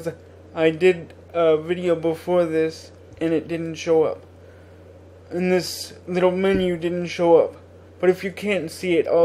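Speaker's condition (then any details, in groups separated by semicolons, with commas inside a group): Cerebral palsy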